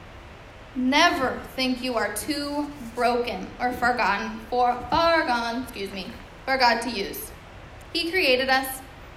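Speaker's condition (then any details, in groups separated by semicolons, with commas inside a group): No condition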